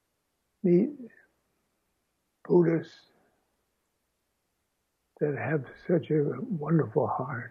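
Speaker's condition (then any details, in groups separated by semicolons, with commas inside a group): Aphasia after stroke; halting speech with pauses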